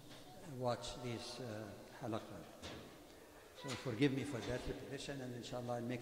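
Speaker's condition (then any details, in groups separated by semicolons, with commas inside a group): No condition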